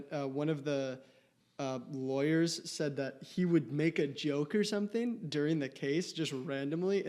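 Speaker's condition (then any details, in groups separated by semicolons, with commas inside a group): No condition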